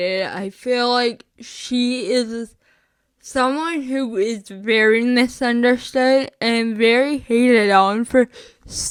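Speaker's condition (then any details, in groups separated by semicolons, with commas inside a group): Spastic cerebral palsy, mixed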